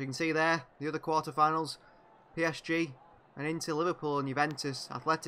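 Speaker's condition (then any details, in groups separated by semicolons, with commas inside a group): No condition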